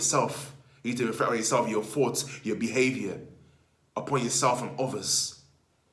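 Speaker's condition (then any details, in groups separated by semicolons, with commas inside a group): No condition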